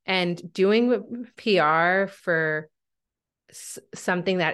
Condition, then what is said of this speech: Stuttering. And stuttering can include like prolongations of certain sounds or repeating consonants, like I just did there.